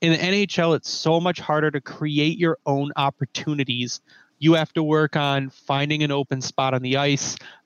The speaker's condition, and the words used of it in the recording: None; typical speech.